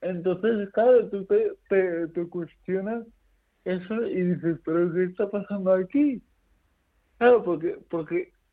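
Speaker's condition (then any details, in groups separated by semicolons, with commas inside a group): Cerebral palsy; no intellectual disability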